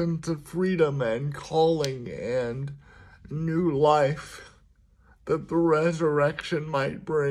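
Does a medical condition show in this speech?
Yes: cerebral palsy; speaks slower at times.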